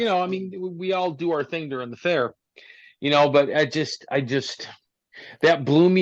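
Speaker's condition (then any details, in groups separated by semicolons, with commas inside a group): No condition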